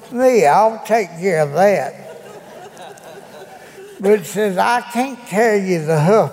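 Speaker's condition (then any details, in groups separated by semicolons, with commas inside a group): Cerebral palsy; still able to speak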